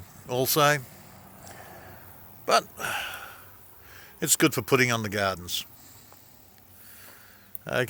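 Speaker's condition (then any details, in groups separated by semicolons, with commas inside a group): No condition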